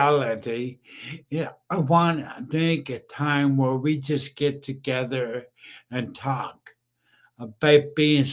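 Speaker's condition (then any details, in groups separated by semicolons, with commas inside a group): Brain injury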